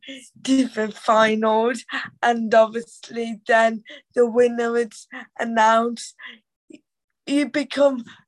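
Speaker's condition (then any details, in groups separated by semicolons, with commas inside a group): Cerebral palsy; teenager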